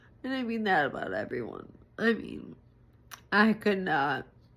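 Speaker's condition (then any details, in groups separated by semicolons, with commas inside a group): ALS; full-time wheelchair, cough assist machine; breathing difficulty, short breath, slow speech, voice concerns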